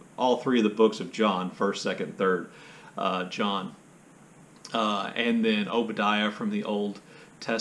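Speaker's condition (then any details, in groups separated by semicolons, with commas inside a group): No condition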